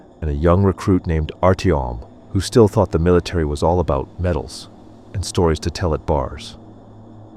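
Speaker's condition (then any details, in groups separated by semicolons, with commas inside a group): No condition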